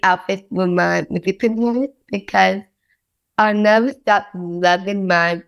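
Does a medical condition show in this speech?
Yes: Down syndrome; congenital, present from birth; difficulty speaking clearly, described as a big challenge in acting career.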